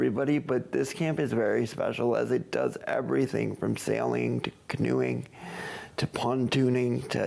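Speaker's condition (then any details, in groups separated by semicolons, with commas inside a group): Cerebral palsy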